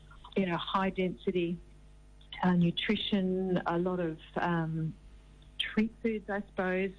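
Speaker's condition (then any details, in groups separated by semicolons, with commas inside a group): No condition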